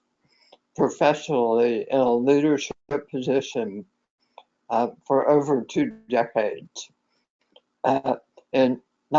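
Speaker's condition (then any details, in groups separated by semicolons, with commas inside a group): Head and neck cancer; severe difficulty swallowing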